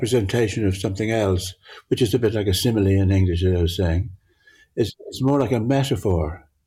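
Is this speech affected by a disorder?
Yes: Parkinson's; difficulty judging near and far.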